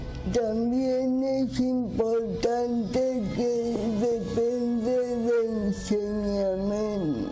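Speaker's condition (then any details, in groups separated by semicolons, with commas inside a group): Cerebral palsy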